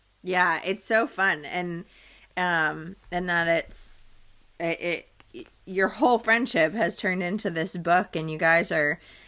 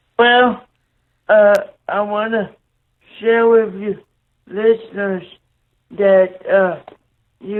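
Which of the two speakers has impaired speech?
The second: cerebral palsy; caused by brain bleed and stroke, right side paralyzed; seizures controlled with medication.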